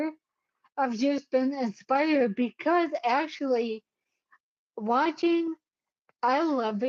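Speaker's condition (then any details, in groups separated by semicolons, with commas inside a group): Cerebellar ataxia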